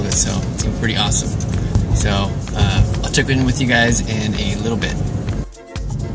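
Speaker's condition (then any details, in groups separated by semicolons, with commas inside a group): No condition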